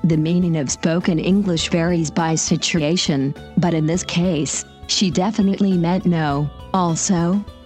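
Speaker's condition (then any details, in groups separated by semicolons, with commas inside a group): No condition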